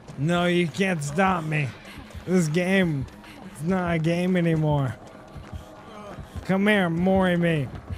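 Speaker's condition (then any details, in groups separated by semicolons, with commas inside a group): ALS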